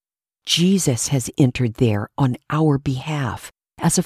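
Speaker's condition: No condition

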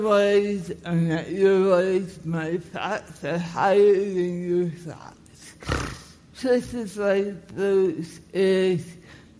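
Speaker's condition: Cerebral palsy; no breathing for 25 minutes

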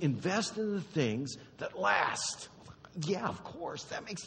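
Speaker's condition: No condition

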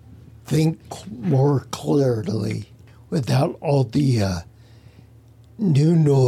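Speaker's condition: Spinocerebellar ataxia; speech impediment

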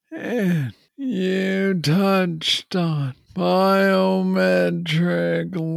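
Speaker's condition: Parkinson's disease; voice sounds super strong some weeks, varies week to week, facial pulling to left

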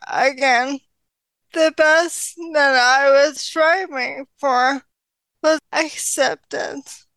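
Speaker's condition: ALS; slower progression than expected

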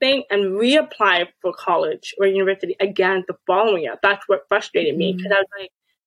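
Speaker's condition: Deafness, hard of hearing

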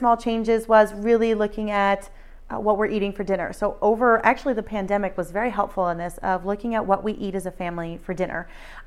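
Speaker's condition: No condition

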